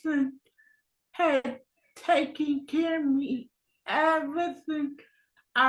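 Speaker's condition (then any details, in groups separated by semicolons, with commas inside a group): Cerebral palsy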